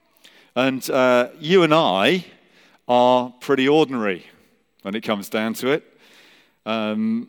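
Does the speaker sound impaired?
No.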